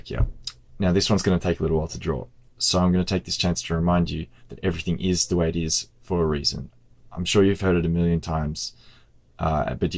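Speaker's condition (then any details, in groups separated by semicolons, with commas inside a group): No condition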